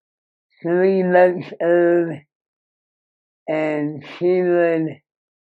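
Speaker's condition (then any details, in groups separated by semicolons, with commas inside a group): Moebius syndrome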